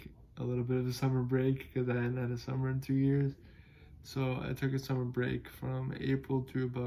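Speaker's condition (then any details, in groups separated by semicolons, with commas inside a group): Cerebral palsy; able to speak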